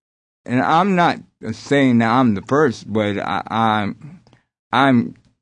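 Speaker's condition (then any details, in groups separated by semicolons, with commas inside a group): Aphasia after strokes; less noticeable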